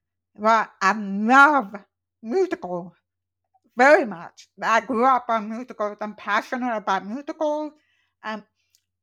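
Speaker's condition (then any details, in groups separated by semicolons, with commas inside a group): Profoundly deaf, congenital; born profoundly deaf, hearing aid wearer, learned to speak orally, does not know sign language; wears hearing aids; accent from deafness, not British, described as accent from nowhere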